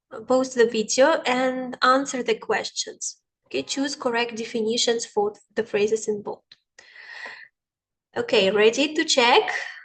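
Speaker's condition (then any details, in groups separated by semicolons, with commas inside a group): No condition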